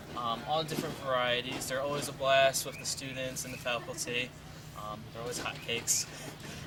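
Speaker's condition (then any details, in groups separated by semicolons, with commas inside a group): No condition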